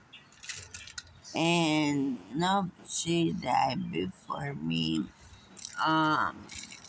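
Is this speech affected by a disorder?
Yes: Friedreich's ataxia.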